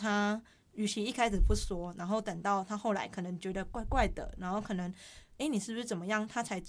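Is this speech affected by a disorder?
Yes: hearing loss; less severe than severe or profound; clear articulation per host, self-reports sometimes slightly unclear.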